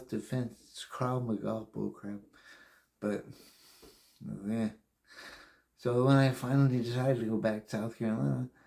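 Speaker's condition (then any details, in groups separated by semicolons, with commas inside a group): Brain injury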